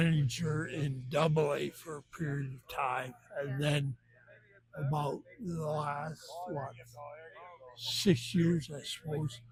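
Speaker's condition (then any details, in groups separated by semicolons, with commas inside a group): Benign essential tremor; benign essential tremor, bilateral awake brain surgery, brain implants; decades since onset, age 79, medications ineffective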